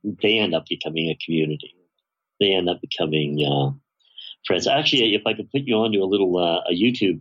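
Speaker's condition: Bilateral cleft lip and palate, severe; hardly understandable

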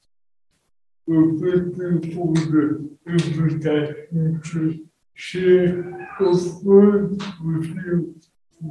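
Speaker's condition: Cerebral palsy; first 5 minutes hardest to follow

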